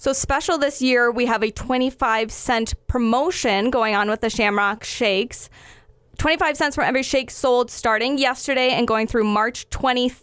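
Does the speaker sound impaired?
No.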